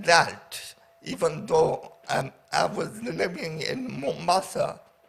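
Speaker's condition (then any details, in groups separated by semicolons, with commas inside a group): Paraplegia with essential tremor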